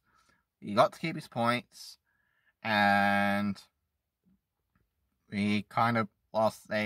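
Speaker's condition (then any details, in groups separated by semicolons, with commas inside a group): No condition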